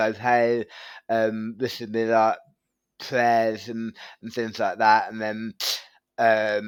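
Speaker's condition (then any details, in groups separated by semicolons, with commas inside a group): Tongue cancer surgery; temporary tracheostomy for breathing with post-surgical swelling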